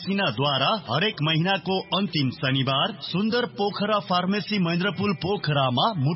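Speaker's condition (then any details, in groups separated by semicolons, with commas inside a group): No condition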